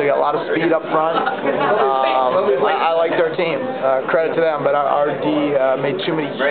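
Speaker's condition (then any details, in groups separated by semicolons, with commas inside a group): No condition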